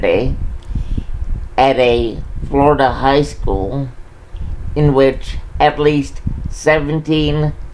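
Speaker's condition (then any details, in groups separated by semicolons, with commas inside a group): Cerebral palsy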